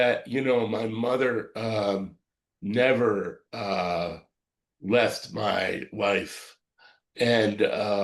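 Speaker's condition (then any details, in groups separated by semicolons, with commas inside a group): Cerebral palsy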